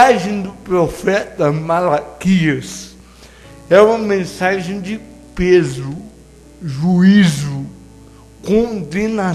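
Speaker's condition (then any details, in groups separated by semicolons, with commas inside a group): Cerebral palsy; no speech as child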